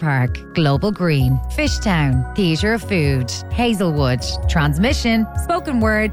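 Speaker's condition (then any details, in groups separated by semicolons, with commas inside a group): No condition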